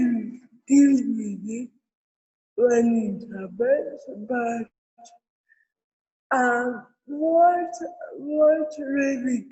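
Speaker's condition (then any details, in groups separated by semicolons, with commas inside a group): Cerebral palsy; from birth, medical negligence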